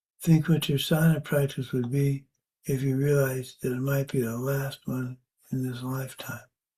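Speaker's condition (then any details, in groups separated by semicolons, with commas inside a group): Parkinson's; age 73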